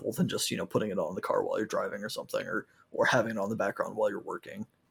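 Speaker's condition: No condition

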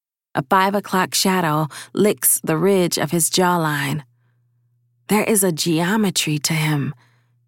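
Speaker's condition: No condition

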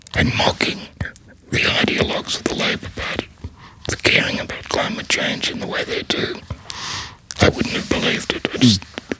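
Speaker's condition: Laryngectomy; vocal cord cancer, throat cancer recurrence 8 years later, laryngectomy late 2016, second operation for spreading infection; speaks via tiny silicone voice prosthesis connecting new throat to stoma; very quiet, odd manner of speaking, fluent in paragraphs since start of speech therapy

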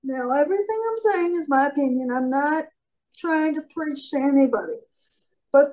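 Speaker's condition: Cerebral palsy; declined physical therapy

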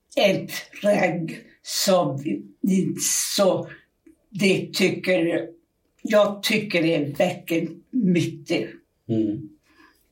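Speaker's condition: Aphasia; aphasia from brain damage, at onset could not speak at all, partly recovered after time in Spain; member of aphasia association; knows words but cannot get them out, word-finding errors, garbled non-words, restarts, repetitions

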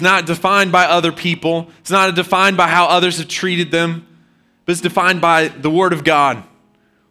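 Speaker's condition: No condition

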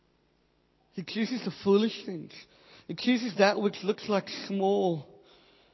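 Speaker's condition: Cleft palate, Pierre Robin syndrome

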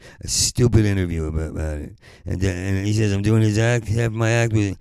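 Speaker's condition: Parkinson's; exhausted

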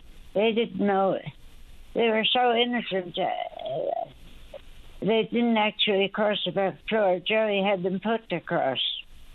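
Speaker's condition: Speech impediment after stroke, mild

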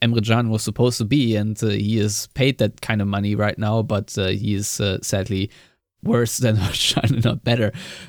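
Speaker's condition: No condition

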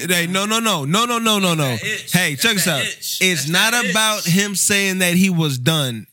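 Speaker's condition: No condition

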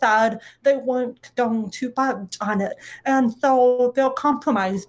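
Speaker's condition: Deafness; relies on lip reading and captions

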